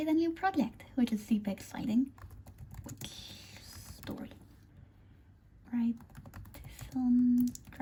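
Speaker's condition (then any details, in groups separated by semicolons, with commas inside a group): No condition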